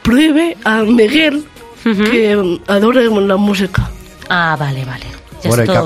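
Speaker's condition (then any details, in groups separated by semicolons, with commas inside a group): Down syndrome; trisomy 21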